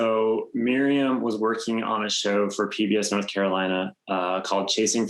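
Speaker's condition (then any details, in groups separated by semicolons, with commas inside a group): No condition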